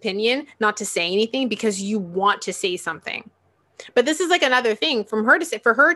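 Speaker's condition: No condition

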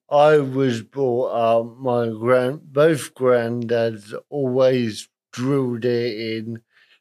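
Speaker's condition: Cerebral palsy, spastic, moderate; talks a bit funny

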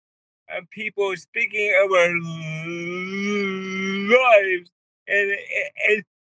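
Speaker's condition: Cerebral palsy; wheelchair user

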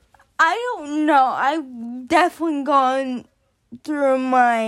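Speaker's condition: Cerebral palsy; onset before birth

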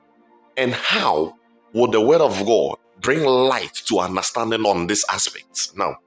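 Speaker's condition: No condition

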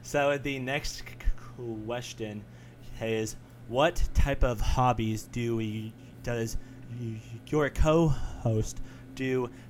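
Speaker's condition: Stutter; varies day to day with bad talking days, called not a disability but annoying; frequent word and phrase repetitions, part-word repetitions, repeated uh fillers, listeners mistake speech for drunkenness; prolonged sounds, blocks

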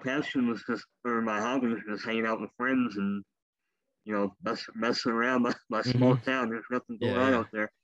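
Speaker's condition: Cleft lip and palate; congenital

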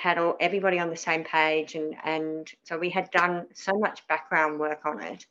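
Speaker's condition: Cleft palate; dental services

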